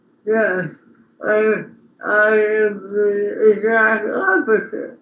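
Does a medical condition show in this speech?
Yes: speech impairment after birth surgery.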